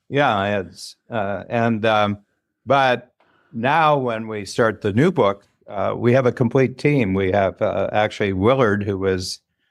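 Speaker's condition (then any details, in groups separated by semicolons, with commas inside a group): No condition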